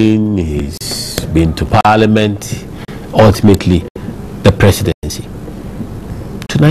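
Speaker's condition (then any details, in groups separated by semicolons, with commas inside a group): No condition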